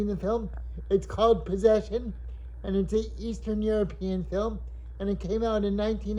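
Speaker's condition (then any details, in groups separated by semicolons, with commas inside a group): Cerebral palsy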